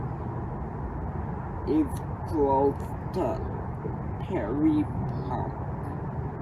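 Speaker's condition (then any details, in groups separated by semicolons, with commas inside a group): Cerebral palsy; uses service dog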